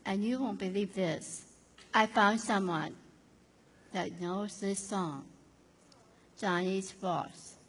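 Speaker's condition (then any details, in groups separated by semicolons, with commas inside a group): Down syndrome; difficulty understanding some things said, depends on others, cannot drive or do math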